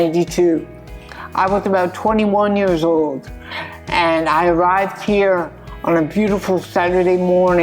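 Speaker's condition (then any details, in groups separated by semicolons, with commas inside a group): Cerebral palsy; lifelong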